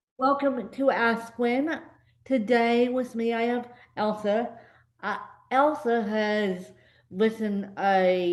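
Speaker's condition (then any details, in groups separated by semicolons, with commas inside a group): Cerebral palsy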